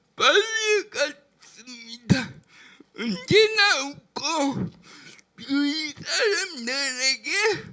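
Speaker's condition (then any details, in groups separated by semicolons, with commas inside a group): Brain lesion disability grade 1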